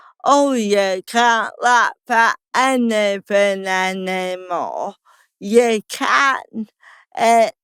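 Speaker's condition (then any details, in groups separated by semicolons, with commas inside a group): Cerebral palsy; slow speech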